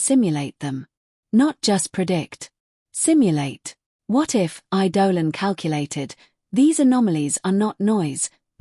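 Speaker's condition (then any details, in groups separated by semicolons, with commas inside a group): No condition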